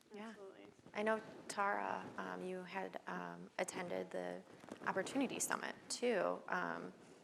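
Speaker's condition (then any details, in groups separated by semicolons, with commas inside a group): No condition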